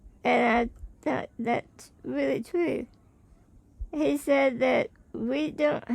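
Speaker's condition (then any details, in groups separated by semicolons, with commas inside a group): Spinal muscular atrophy type 2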